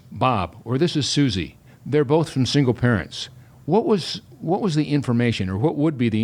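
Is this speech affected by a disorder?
No.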